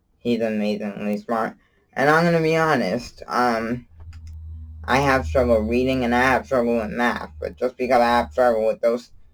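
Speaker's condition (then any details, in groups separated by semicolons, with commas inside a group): Cerebral palsy; from birth, wheelchair user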